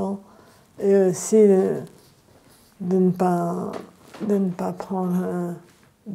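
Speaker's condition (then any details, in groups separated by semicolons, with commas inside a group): Parkinson's disease; deep brain stimulation implant; 10 years since DBS, reduced medication, daily physiotherapy; voice lost its power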